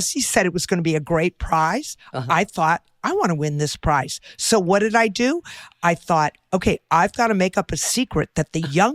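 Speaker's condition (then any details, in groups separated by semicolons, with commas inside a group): No condition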